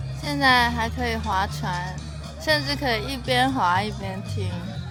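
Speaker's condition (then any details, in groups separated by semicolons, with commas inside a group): No condition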